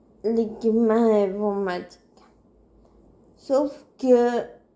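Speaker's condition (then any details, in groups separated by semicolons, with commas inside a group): Cerebral palsy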